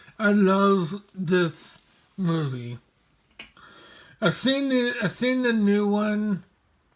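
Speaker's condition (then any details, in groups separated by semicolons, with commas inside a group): Mobius syndrome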